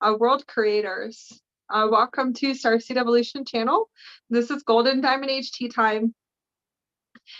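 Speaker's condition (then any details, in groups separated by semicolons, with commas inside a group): No condition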